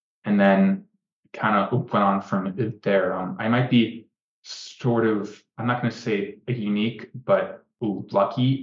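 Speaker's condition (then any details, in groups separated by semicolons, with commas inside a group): Stutter; onset in early childhood; prolonged sounds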